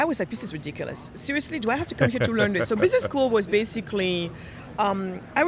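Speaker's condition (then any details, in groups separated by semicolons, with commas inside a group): No condition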